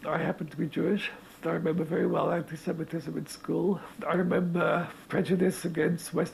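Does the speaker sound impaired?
Yes: motor neurone disease; terminal, progressive motor neurone disease, body capacities steadily shrinking; speaking through air contraption enabling breathing, still able to talk, interviewed down the line.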